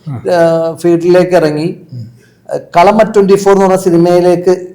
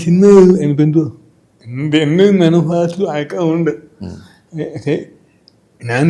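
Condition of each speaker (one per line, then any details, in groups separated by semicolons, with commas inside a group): No condition
Cerebral palsy; from birth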